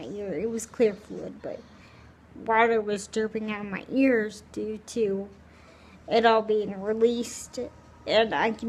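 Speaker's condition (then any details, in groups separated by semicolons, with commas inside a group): Cerebral palsy, spastic, severe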